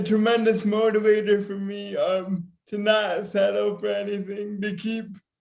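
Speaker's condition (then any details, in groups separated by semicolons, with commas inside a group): Cerebral palsy, severe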